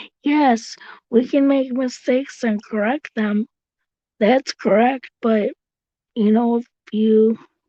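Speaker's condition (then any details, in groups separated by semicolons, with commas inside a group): Cerebral palsy; since birth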